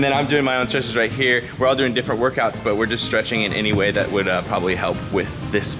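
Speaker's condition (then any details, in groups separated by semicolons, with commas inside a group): No condition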